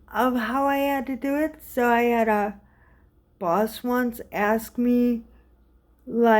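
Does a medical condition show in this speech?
Yes: cerebral palsy.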